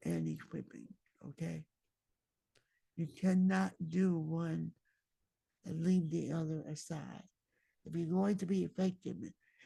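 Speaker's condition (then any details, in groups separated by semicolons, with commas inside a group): Myasthenia gravis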